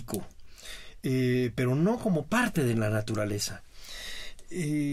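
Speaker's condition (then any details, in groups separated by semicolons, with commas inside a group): No condition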